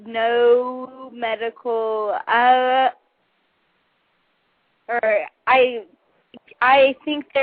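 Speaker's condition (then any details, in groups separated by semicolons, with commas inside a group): Cerebral palsy; stutters from speech muscle involvement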